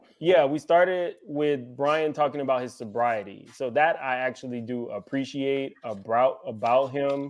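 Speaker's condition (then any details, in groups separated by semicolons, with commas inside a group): No condition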